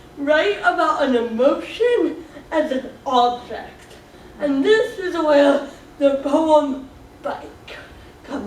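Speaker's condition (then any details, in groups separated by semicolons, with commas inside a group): Cerebral palsy; speech slightly off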